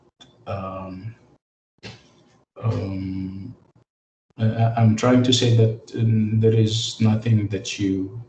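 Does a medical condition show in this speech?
No.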